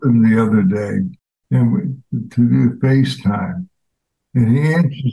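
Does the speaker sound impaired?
Yes: ALS; fatal progressive disease, diagnosed months ago, hiking a year ago, expected to worsen; voice changed since onset, now a different voice, no spontaneous crying fits.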